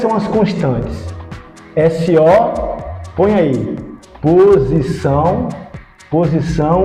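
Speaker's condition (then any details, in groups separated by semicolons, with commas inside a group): No condition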